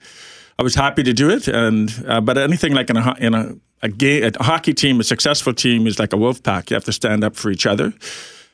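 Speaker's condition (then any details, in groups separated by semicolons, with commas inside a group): Profound hearing loss, orally deaf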